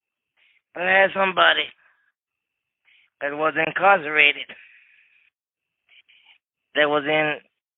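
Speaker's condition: Cerebral palsy; wheelchair user

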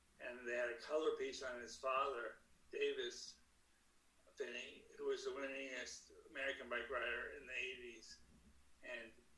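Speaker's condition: Young onset Parkinson's disease; deep brain stimulation surgery

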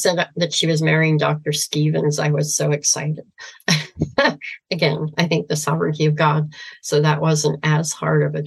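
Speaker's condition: Severe cleft palate; lip

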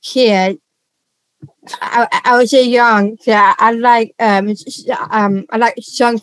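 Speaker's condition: Down syndrome; congenital

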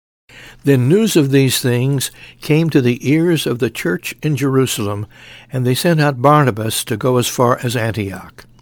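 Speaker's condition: No condition

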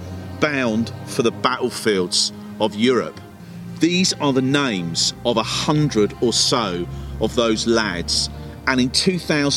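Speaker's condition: No condition

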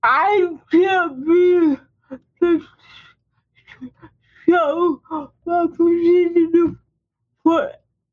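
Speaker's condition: Speech impairment; speech impairment audible to listeners

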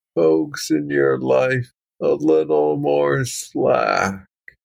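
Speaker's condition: Parkinson's disease, young onset; diagnosed at 35, deep brain stimulation implant, non-rechargeable battery; DBS battery replaced one week earlier, felt better quickly after

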